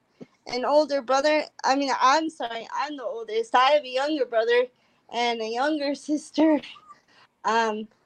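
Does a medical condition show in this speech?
Yes: cerebral palsy; cannot walk.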